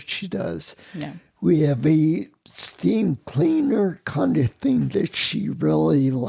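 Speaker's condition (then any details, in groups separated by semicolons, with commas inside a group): Spinocerebellar ataxia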